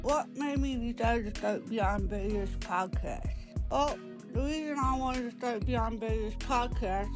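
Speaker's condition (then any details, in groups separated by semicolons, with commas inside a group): Cerebral palsy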